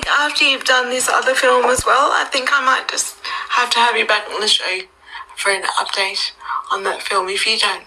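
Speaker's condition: Cerebral palsy; wheelchair user

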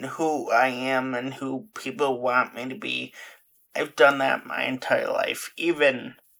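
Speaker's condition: Friedreich's ataxia; diagnosed at age 17 or 18 in final high school year, earlier uncoordinated and clumsy, progressive; clinical trial participant, rapid physical decline after diagnosis

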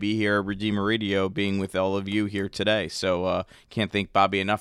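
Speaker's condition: No condition

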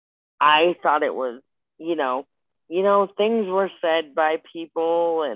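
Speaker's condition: Spastic quadriplegic cerebral palsy; age 27

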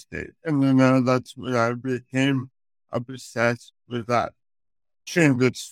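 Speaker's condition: Cerebral palsy; affects speech

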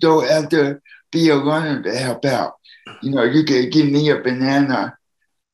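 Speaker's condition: Cerebral palsy; needs help from others

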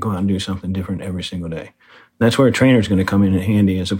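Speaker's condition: Parkinson's disease; about 6 years since diagnosis

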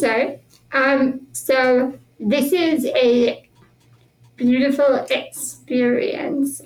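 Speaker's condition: Spinal muscular atrophy; genetic progressive neuromuscular disease, born with it, all muscles weaker, never walked, power wheelchair since about age 2; 33 years old, uses power wheelchair

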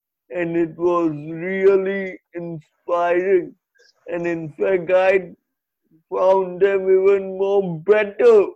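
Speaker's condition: Cerebral palsy; from birth, breech delivery, ordered c-section not done, head stuck about 90 seconds, given 24 hours to live; turning 27, learned public speaking through Toastmasters; hyperreactive body when nervous on stage, strong shaking, spasms, abnormal breathing, fear of public speaking

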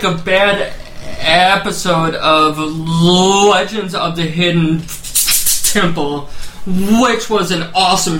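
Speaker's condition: Stutter; stutter since birth; occasional stuttering, not noticed by co-hosts; prolonged sounds

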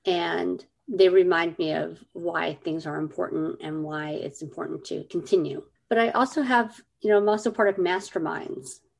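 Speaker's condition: Cleft lip and palate; congenital

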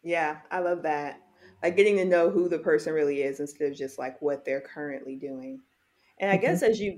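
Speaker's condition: No condition

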